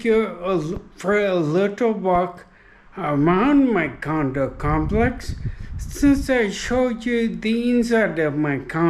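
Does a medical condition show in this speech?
Yes: traumatic brain injury.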